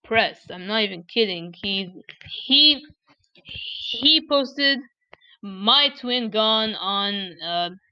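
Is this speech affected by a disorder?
Yes: stuttering; ongoing stutter, hopes to stop it with time; stuttering present during this recording, apologizes for it; frequent whole-word and part-word repetitions like chin chin Chicago, ex ex explicit, many fillers; here repeated words, prolonged sounds.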